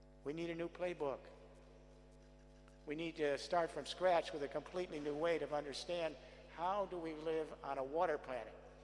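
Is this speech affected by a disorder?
No.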